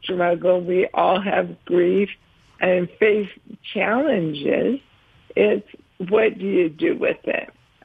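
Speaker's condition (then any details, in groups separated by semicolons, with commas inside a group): ALS; diagnosed at 47, first signs running into walls, cannot use arms, legs or hands; tongue affected, speaks more slowly than before, worried about voice but held up over 15 minutes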